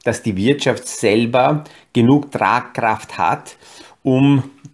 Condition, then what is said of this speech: No condition.